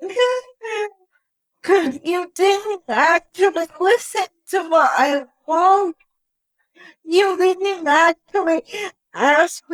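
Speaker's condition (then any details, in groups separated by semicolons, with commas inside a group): Cerebral palsy; wheelchair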